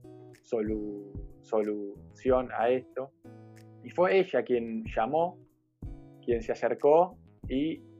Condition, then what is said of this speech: Stuttering. Mi habla ya es así, es diferente a la del común de las personas.